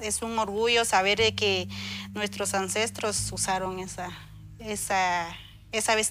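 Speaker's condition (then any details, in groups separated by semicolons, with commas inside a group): No condition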